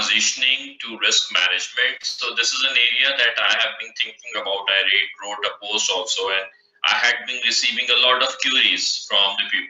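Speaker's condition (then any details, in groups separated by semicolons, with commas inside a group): No condition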